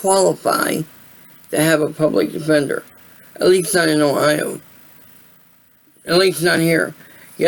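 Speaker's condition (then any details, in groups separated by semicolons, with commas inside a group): Cerebral palsy; voice sound affected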